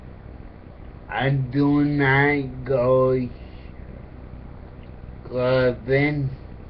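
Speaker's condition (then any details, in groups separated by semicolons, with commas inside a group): Cerebral palsy; affects speech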